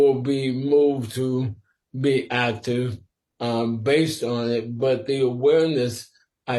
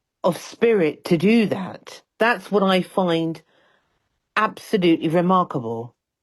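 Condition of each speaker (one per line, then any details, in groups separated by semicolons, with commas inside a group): Sporadic ALS; swallowing and breathing tested; must speak slower and carefully
No condition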